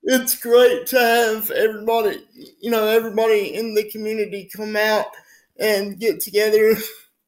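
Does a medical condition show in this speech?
Yes: spastic quadriplegic cerebral palsy; from birth, fully wheelchair bound, cannot move self, affects muscle tone; daily stretching to keep muscles from getting too tight, age 25; speech sometimes affected if not careful.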